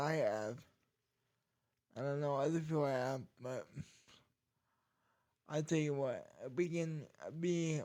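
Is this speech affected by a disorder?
Yes: cerebral palsy.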